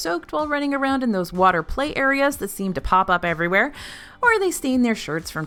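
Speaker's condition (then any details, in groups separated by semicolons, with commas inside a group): No condition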